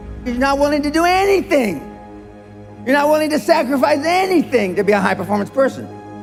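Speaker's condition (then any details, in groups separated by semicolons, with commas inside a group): No condition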